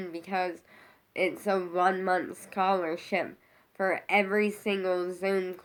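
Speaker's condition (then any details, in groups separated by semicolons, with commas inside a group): Brain injury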